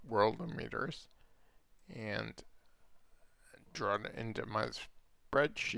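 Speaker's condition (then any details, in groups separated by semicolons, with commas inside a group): Multiple sclerosis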